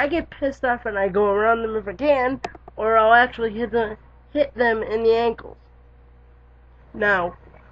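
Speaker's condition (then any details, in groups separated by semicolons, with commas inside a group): Cerebral palsy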